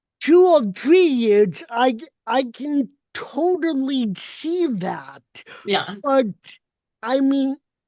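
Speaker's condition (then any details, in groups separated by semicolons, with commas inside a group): Cerebral palsy; uses walker and wheelchair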